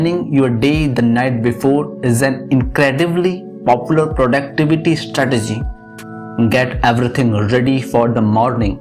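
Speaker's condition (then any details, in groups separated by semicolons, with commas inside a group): No condition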